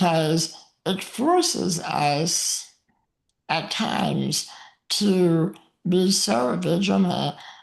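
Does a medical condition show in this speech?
Yes: muscular dystrophy; uses wheelchair.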